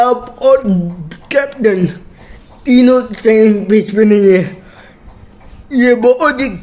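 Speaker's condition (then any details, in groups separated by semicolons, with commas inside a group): Cerebral palsy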